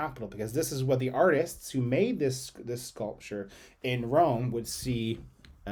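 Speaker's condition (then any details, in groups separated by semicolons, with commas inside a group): No condition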